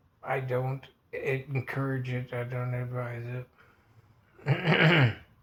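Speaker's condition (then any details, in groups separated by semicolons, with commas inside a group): Multiple sclerosis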